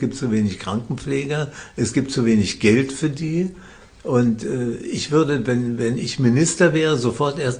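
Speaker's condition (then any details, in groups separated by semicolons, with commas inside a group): Parkinson's disease; treated by professor Jens Volkmann in Würzburg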